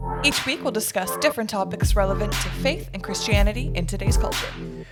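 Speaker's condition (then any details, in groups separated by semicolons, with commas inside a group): No condition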